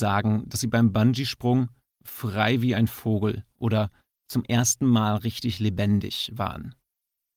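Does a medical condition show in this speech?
No.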